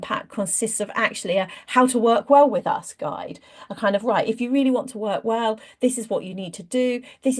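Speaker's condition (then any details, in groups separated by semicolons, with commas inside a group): No condition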